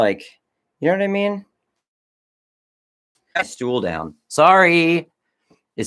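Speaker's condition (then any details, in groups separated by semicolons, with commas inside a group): No condition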